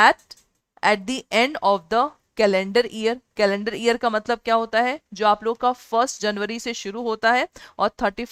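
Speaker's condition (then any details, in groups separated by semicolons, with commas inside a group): No condition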